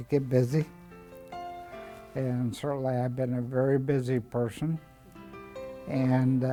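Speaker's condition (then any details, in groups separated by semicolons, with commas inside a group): ALS; over two years since diagnosis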